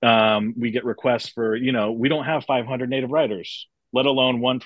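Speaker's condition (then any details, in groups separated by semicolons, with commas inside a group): No condition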